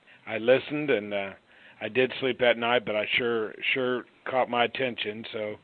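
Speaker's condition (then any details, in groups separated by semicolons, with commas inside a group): No condition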